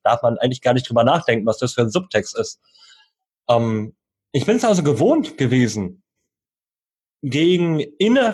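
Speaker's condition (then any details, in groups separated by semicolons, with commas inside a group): Cleft lip and palate, cleft lip, jaw and palate; congenital cleft lip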